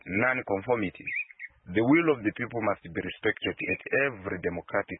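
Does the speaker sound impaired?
No.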